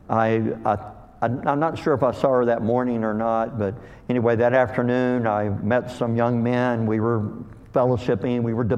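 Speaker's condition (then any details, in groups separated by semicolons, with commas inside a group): Cleft lip and palate; called hair lip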